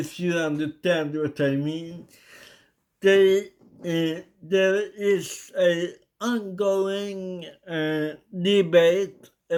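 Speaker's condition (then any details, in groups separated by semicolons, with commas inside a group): Cerebral palsy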